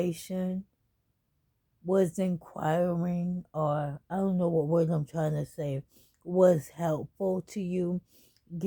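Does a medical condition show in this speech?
Yes: ALS.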